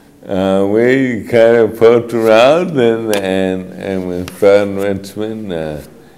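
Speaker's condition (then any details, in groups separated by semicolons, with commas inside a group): Mitochondrial disorder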